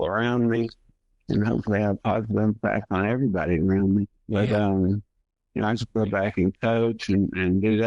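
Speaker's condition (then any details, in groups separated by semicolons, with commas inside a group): Multiple sclerosis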